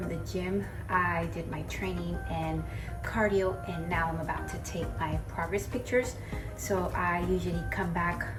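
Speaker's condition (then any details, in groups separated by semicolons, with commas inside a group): No condition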